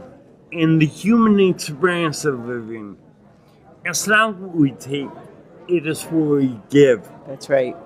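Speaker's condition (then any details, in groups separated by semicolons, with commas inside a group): Acquired ataxia (lance-adams syndrome); dysarthria, tongue biting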